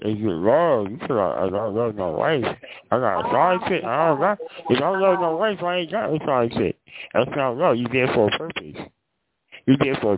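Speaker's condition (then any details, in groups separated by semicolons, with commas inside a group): Muscular dystrophy with tracheostomy; voice sounds kind of distorted due to trach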